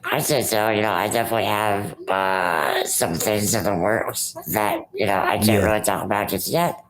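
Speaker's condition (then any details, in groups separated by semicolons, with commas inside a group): Rare muscular dystrophy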